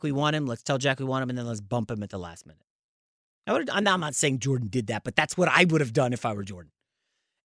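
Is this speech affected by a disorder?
No.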